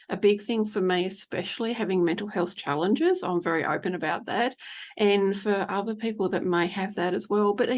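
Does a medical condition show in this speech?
No.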